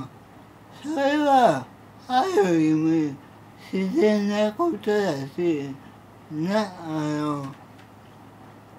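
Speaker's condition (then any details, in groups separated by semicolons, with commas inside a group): Cerebral palsy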